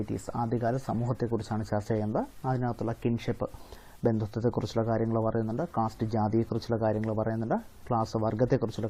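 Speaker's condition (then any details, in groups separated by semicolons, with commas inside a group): No condition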